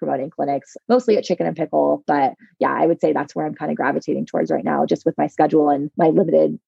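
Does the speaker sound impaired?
No.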